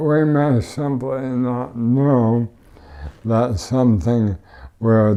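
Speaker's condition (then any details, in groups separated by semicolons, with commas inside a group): ALS; voice changed, uses speech generating device with banked voice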